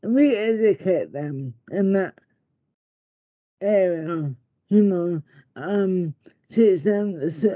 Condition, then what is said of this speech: ALS (motor neuron disease). And only that my speech sounds different, you know.